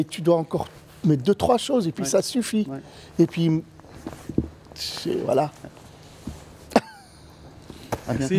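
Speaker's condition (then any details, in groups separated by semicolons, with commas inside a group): No condition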